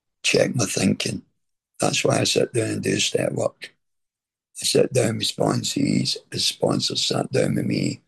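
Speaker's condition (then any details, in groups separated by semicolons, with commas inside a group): Throat cancer treatment effects, stage 4 throat cancer; radiotherapy and tracheostomy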